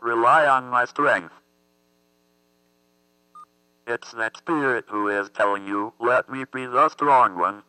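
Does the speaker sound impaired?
Yes: athetoid cerebral palsy; couldn't express self first 6 years.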